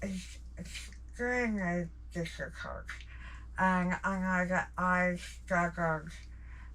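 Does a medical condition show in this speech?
Yes: jaw cancer surgery; tracheostomy.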